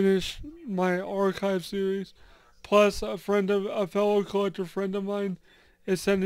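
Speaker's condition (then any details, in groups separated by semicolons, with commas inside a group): Cerebral palsy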